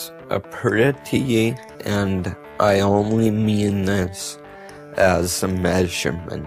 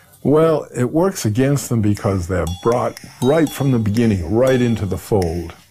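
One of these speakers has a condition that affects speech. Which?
The first: multiple sclerosis; after a few puffs of marijuana.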